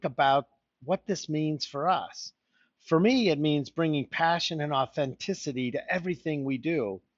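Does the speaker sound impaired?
No.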